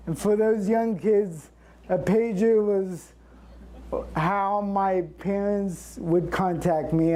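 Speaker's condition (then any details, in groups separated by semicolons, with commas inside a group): Cerebral palsy; since birth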